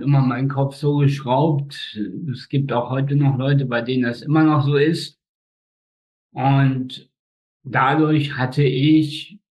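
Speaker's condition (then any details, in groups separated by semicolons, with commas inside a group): Spastic tetraparesis; all four limbs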